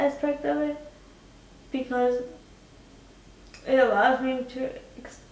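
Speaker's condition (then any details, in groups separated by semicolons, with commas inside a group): Cerebral palsy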